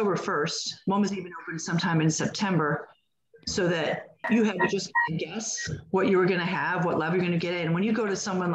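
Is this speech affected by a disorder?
No.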